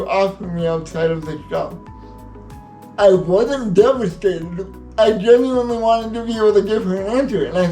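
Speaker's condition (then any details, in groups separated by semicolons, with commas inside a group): Cerebral palsy; uses wheelchair, assistive technology; age 27, weekly physical therapy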